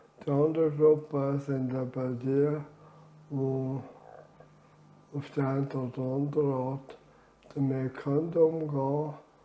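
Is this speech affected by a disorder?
Yes: amyotrophic lateral sclerosis.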